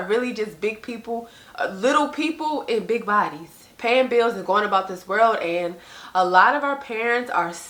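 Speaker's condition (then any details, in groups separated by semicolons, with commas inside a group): No condition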